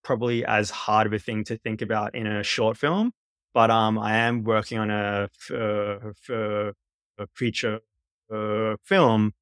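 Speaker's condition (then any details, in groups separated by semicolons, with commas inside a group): Stutter; stutter with blocks at times; Siri on iPhone misunderstands or interrupts, listeners on calls sometimes say not stuttering; repeated sounds, prolonged sounds, blocks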